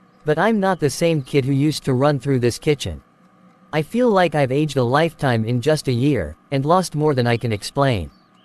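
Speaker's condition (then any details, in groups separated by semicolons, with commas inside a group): No condition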